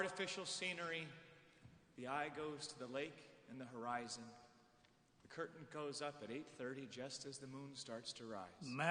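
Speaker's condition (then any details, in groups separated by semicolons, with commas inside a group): No condition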